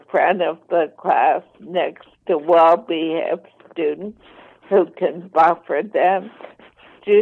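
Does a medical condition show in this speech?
Yes: ALS, mild; voice slightly impaired.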